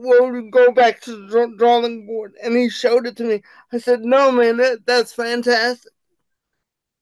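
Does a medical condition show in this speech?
Yes: cerebral palsy; wheelchair bound.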